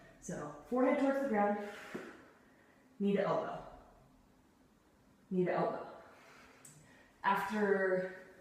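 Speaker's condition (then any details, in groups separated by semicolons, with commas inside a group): No condition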